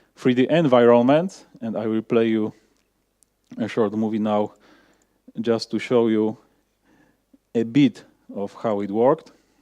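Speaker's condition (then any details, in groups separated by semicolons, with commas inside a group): No condition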